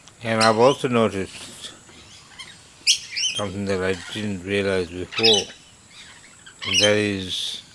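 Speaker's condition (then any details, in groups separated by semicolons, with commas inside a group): Parkinson's disease; hypersalivation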